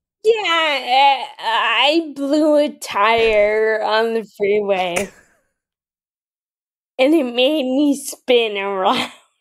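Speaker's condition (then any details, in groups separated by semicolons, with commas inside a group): Friedreich's ataxia, mild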